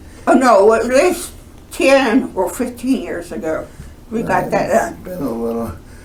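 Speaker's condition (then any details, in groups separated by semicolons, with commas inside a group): Cerebral palsy; from birth; slow movement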